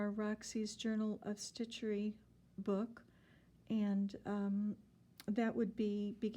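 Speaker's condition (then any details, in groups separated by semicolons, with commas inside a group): No condition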